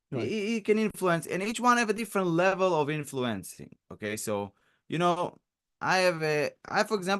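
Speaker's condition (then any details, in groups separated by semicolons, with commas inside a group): No condition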